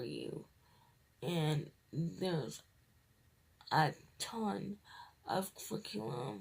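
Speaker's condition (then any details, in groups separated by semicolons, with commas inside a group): Cerebral palsy, triplegia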